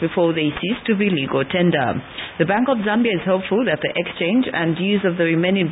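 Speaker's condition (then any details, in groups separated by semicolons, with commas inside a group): No condition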